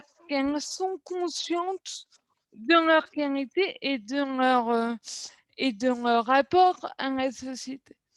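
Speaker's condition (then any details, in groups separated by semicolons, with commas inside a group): Cerebral palsy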